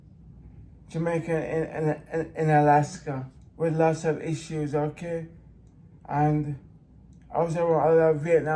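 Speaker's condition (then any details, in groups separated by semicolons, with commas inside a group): Brain injury; in brain injury rehab facility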